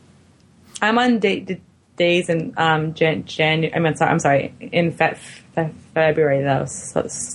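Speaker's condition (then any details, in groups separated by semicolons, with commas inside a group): Stuttering; therapy over past 3 years: fluency shaping, stuttering modification, voluntary stuttering, subway talks with strangers; sometimes chops up words, listeners may need repetition, awkward on phone; repeated sounds, prolonged sounds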